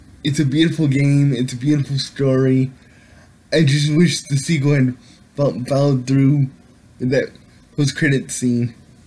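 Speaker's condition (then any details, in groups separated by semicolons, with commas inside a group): Cerebral palsy; able to speak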